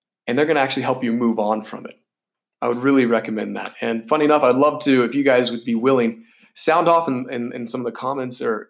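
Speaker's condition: No condition

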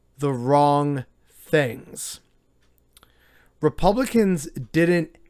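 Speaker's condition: No condition

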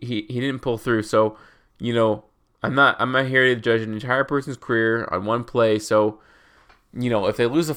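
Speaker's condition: No condition

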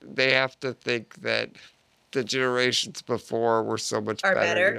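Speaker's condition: Duchenne muscular dystrophy; relies on breathing machine

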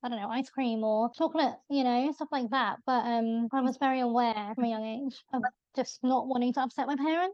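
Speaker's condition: Bilateral cleft lip and palate; congenital

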